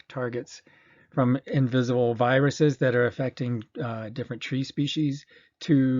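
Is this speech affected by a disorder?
No.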